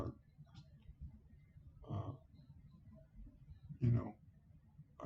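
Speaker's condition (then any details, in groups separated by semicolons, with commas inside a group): Cerebral palsy; wheelchair user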